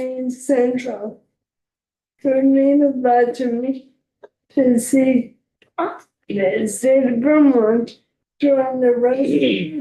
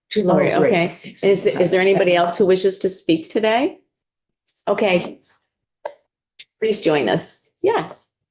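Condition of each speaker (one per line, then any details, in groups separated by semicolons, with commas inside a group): ALS; diagnosed about 3 years ago, legs weakening; voice obviously deteriorating
No condition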